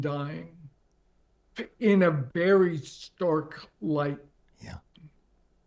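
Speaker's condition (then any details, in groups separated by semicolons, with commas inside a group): ALS; difficulty speaking and breathing, ventilator inflates lungs for voice, eye-tracking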